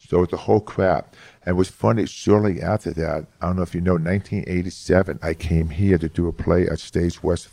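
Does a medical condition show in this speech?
Yes: hearing loss; about 75% hearing loss from close to birth; severe speech impediment since childhood, very monotone speech, studied phonetics for inflection, improved over years, new york accent.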